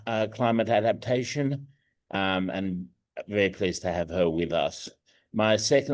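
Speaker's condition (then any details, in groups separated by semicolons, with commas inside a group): No condition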